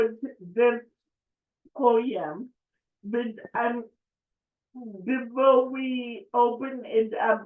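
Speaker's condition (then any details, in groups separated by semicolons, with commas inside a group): Cerebral palsy; affects speech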